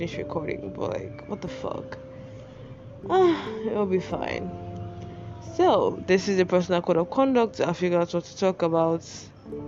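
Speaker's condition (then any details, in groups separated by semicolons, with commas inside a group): No condition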